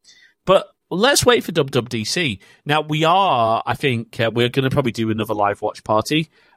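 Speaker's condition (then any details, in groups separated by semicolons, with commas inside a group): No condition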